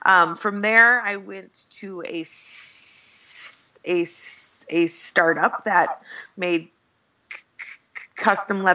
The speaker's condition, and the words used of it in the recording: Stuttering. So if I openly stutter at an open house and, you know, when